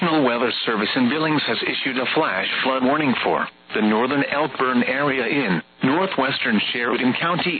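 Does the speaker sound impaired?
No.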